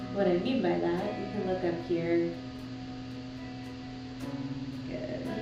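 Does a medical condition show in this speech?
No.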